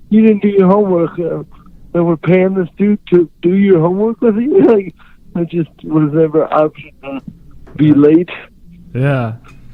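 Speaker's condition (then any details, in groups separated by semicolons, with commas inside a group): Cerebral palsy; unable to write or type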